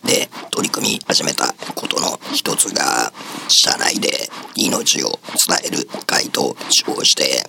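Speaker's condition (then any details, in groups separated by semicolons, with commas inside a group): Laryngectomy, esophageal speech; single words came after a while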